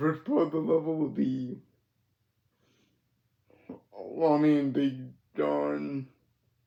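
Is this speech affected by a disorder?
Yes: cerebral palsy.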